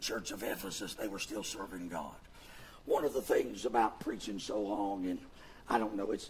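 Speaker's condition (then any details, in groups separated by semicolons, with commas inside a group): Vocal fold paralysis; voice worse than before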